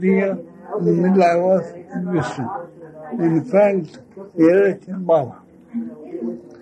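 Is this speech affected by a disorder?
Yes: speech loss after head injury; speech lost after accident.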